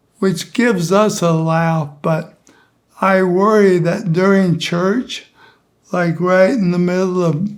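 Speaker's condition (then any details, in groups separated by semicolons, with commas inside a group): ALS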